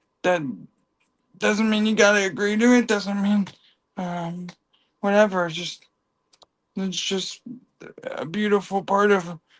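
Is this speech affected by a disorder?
Yes: cerebral palsy; from birth.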